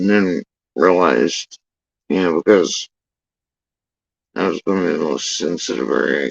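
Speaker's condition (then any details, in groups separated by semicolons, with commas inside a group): Facial paralysis after surgery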